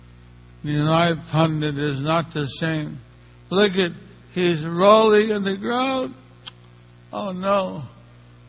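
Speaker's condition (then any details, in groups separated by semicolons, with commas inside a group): Stroke; not so easy to speak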